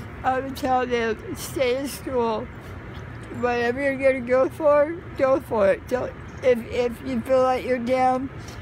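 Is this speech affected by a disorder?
Yes: muscular dystrophy; since birth.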